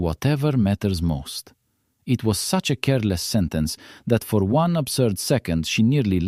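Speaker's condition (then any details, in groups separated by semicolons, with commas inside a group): No condition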